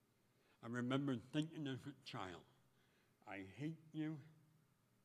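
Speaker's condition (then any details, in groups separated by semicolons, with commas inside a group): Speech impediment; voicing with clothespin on nose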